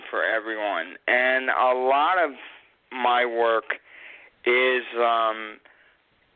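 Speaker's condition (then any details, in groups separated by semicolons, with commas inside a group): Cerebral palsy; runs out of breath, one-breath rushes, pauses, false starts, stuttering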